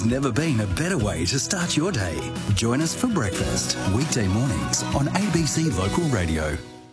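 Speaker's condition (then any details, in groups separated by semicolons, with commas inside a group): No condition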